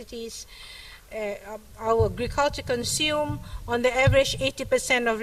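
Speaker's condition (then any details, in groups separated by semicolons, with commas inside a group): No condition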